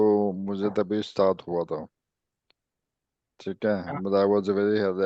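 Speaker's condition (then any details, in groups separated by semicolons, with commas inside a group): ALS; about six years with condition; speech improved a little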